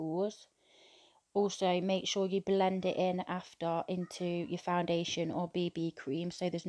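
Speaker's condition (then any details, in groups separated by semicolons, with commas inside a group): No condition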